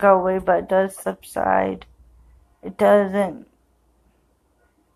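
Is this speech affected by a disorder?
Yes: cerebral palsy; affects walking.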